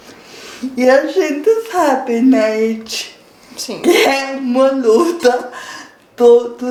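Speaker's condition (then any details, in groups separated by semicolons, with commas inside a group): Cerebral palsy; impaired diction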